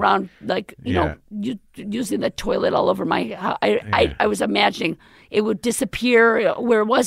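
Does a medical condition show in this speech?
Yes: vocal cord paralysis; permanent left vocal cord paralysis after near-fatal pneumonia, intubation, tracheostomy, feeding tube, over 2 years ago; steroid injections earlier, recent type 1 thyroplasty, palatal adhesion, implant joining cords, another surgery possibly needed; current voice temporary after recent surgery, swallowing still hard.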